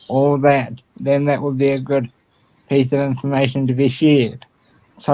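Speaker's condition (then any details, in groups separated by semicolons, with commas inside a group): Cerebral palsy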